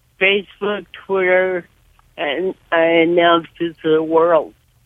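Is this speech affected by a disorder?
Yes: cerebral palsy, severe.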